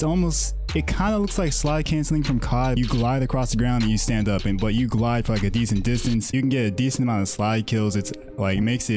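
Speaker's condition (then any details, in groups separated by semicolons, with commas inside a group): No condition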